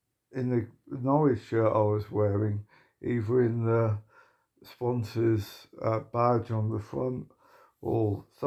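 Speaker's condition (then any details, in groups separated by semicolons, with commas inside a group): Motor neuron disease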